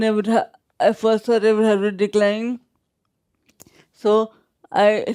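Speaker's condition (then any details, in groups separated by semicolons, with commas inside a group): Traumatic brain injury; severe, motorcycle accident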